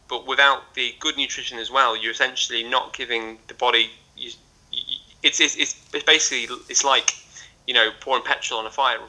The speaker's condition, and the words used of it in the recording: Stuttering. Um, and in the same way that going to a social event would be very difficult for me because of my stammer.